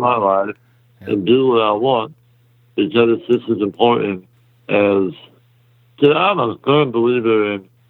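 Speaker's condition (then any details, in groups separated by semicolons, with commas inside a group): Muscular dystrophy; congenital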